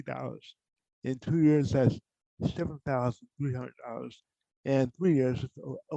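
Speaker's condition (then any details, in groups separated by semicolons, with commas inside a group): Cerebral palsy; from birth, poor hand use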